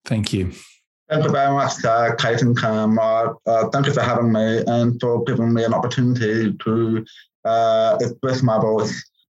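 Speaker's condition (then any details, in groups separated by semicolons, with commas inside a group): Profound deafness; congenital, born deaf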